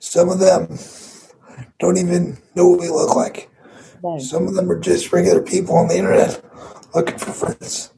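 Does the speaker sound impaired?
Yes: cerebral palsy; cerebral palsy from brain bleed, very tight muscles, trouble walking, needs help walking and toileting, dad assists daily; condition audible in voice.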